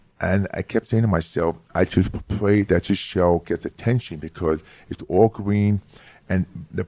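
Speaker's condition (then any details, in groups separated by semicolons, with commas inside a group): Hearing loss; severe childhood speech impediment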